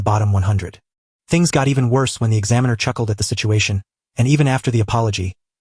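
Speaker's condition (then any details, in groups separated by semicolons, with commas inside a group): No condition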